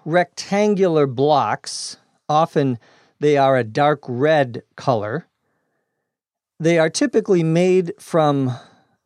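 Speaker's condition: No condition

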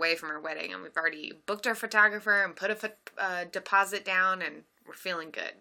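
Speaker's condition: No condition

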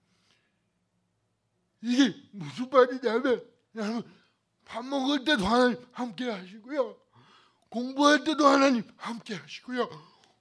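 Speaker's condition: Cerebral palsy; two surgeries upcoming

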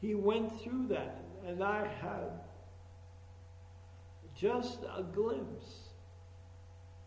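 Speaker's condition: ALS; affects speaking

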